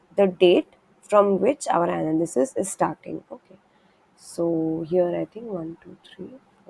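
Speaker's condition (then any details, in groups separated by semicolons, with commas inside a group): No condition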